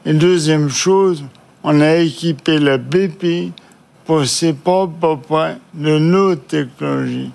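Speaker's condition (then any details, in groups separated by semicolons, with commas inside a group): ALS (Charcot's disease); diagnosed about 2 years ago, first symptoms mistaken for tendinitis, many tests initially normal; brain left intact by the disease; difficult voice, hard to hear, viewers may need to raise TV volume or switch channel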